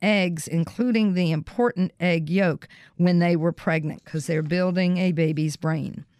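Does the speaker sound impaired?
No.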